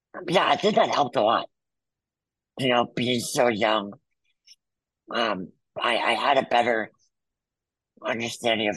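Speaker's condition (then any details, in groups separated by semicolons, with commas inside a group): Muscular dystrophy; congenital, wheelchair user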